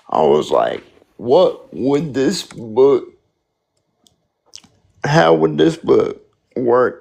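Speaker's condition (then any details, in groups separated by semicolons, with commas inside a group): Spastic quadriplegic cerebral palsy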